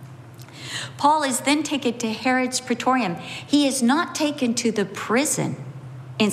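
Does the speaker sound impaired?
No.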